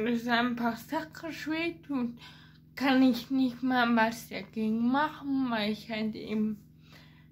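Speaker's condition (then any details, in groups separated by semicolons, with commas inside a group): Ataxia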